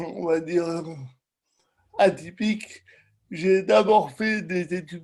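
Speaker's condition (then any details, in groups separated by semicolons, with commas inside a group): Cerebral palsy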